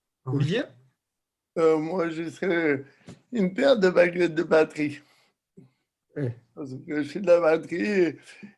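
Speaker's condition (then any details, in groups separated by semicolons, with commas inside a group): Cerebral palsy; from birth, lack of oxygen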